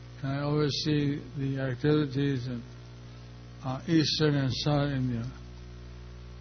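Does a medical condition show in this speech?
Yes: stroke; understood only a little.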